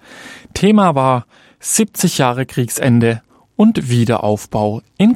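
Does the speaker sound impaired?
No.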